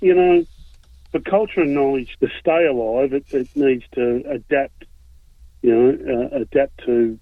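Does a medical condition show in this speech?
No.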